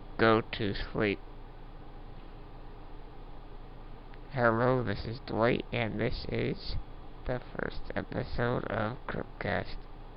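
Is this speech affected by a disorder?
Yes: Duchenne muscular dystrophy; progressive muscle wasting, diminished lung function, sleep apnea, emergency tracheotomy after mucus plug, little arm use; age 30, trach and ventilator mainly for sleep, breathing effortful, home pulse oximeter; voice audibly worsening late in recording, uses Dragon naturally speaking voice recognition.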